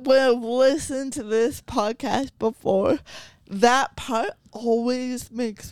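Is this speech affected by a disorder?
Yes: cerebral palsy.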